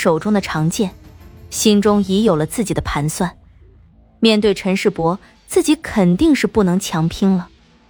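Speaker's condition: No condition

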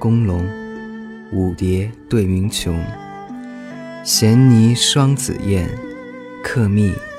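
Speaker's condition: No condition

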